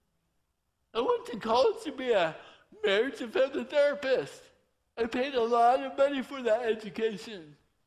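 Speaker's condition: Torsion dystonia; drug-free, walking again after 2.5 years of water therapy, body still not controllable

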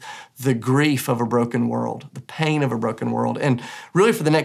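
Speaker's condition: No condition

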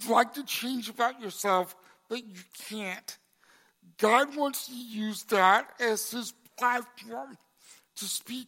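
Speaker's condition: Cerebral palsy; congenital

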